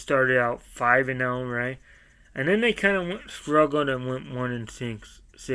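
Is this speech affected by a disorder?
Yes: cerebral palsy.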